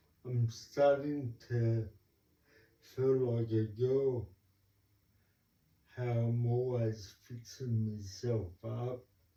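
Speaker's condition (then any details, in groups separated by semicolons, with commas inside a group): Cerebral palsy; talks slowly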